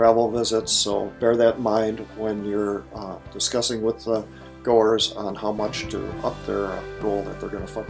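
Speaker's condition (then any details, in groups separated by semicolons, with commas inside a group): No condition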